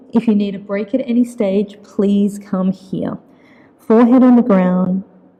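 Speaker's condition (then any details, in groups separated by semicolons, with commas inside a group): No condition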